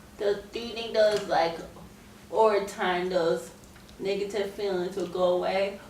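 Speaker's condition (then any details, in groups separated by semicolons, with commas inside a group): Cerebral palsy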